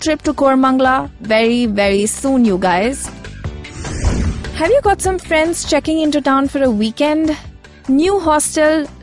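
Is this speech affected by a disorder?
No.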